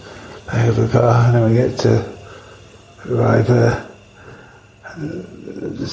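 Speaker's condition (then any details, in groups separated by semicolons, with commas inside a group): Parkinson's; long-standing, diagnosed about 5 years after restaurant opened, pioneering surgery with two brain wires and implanted battery; mobile after surgery, less time in kitchen; affects speech, rare audio interview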